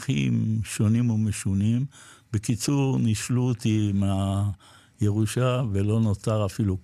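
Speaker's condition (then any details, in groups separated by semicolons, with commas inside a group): Parkinson's disease; had to sell motorcycle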